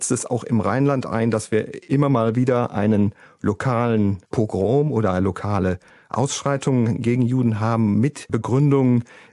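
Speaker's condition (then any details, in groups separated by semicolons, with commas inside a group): No condition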